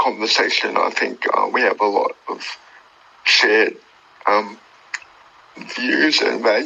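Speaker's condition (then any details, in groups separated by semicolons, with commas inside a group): Cerebral palsy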